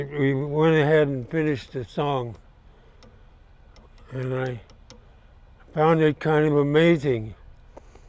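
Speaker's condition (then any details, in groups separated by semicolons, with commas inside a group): Parkinson's; difficulty recalling and reciting song lyrics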